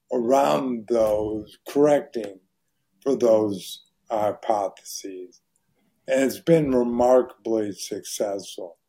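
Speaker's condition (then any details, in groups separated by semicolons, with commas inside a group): ALS; voice very hoarse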